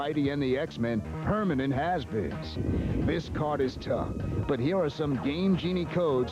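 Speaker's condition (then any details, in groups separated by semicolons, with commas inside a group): No condition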